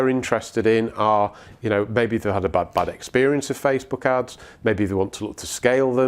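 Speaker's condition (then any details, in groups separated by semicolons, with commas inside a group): No condition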